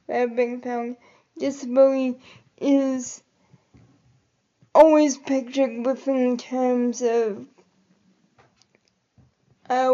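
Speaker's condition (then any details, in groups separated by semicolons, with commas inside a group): Cerebral palsy; able to articulate and speak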